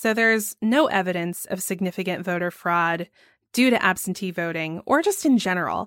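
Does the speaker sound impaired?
No.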